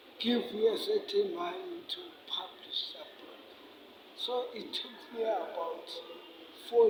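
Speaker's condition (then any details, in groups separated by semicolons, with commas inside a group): Cerebral palsy; affects speech and hands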